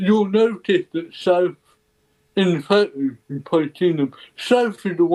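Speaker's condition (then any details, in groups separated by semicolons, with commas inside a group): Cerebral palsy; ataxic type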